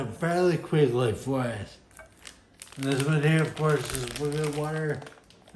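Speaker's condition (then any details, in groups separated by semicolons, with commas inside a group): Friedreich's ataxia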